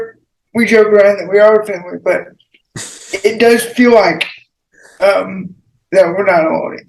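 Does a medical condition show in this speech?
Yes: cerebral palsy.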